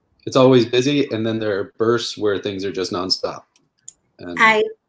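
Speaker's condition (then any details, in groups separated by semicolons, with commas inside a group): No condition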